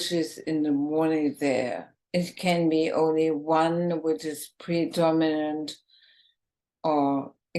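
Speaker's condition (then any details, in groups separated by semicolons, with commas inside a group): ALS, bulbar form, bulbar onset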